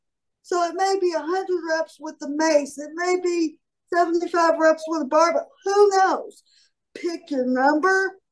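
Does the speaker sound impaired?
Yes: cerebral palsy; highly mobile.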